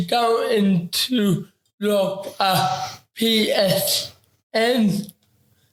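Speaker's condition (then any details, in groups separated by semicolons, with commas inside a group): Ataxic cerebral palsy; affects talking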